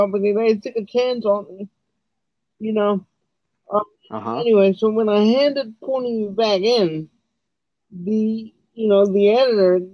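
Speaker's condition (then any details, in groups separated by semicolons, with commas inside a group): Cerebral palsy; slow speech, hard to use speech-to-text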